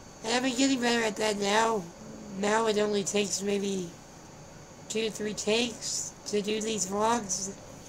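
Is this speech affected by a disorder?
Yes: spinal muscular atrophy.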